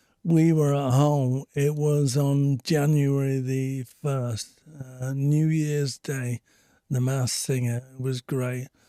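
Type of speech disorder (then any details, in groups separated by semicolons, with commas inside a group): Apraxia of speech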